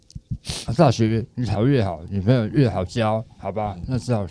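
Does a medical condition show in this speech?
Yes: tongue cancer, stage 4 tongue cancer and parotid cancer; stage four tongue cancer.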